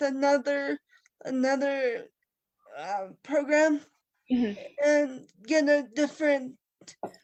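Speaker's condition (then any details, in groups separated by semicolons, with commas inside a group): Cerebral palsy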